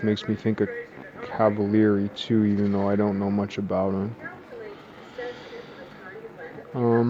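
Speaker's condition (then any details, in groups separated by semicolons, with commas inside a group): No condition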